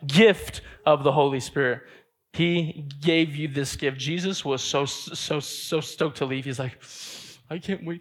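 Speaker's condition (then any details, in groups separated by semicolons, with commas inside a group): Stutter; repeated sounds, prolonged sounds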